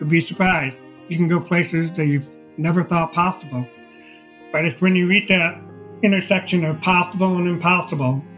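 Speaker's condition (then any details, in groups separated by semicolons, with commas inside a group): Deafblindness; progressive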